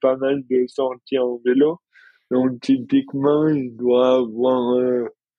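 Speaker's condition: Dystonia; onset in childhood

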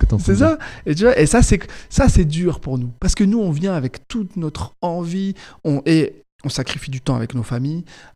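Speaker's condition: No condition

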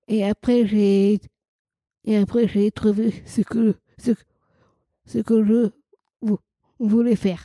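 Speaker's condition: Down syndrome, trisomy 21; genetic condition with an extra chromosome, also a cardiac condition, not allowed to carry heavy loads

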